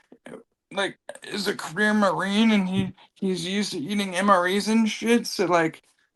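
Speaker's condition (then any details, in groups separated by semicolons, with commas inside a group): Cerebral palsy; from birth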